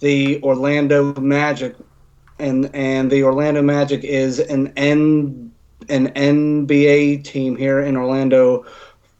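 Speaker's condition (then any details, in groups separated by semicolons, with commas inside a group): Stuttering; covert stuttering, hidden for years, struggled with speech since early years; went back to speech therapy as adult, now open about stuttering, National Stuttering Association member since 2006; stuttered badly when nervous or anxious, sometimes only mild, avoided speaking roles, chose behind-camera work; repeated sounds, repeated words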